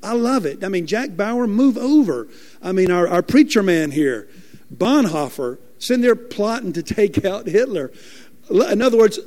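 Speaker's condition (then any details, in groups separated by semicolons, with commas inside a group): No condition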